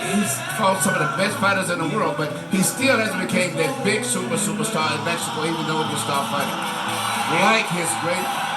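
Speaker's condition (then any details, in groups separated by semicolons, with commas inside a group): No condition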